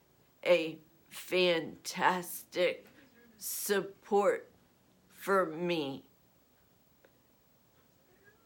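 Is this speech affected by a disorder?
Yes: essential tremor; voice, progressive.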